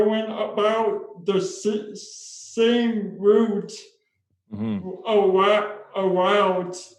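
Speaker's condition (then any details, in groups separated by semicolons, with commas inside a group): Spastic cerebral palsy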